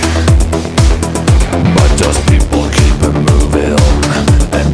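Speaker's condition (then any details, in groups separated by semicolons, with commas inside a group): No condition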